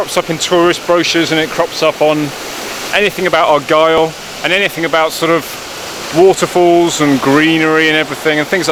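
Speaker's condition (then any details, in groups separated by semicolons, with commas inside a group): No condition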